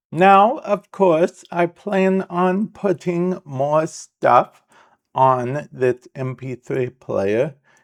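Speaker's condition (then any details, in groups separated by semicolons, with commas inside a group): Cerebral palsy; affects speech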